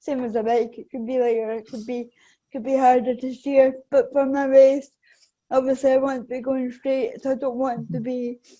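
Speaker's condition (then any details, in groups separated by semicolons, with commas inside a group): Cerebral palsy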